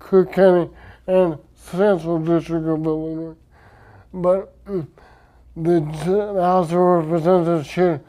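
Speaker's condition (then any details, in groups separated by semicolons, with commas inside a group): Traumatic brain injury; speech affected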